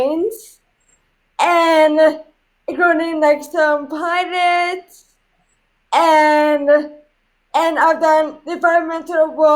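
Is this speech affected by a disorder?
Yes: cerebral palsy.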